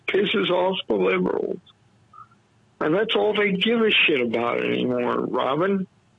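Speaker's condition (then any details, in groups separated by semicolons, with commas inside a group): Cerebral palsy; newborn chest compressed on inhaling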